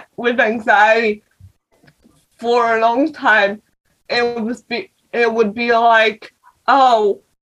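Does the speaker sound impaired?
Yes: cerebral palsy; non-progressive, needs change over time; uses wheelchair and crutches to move around.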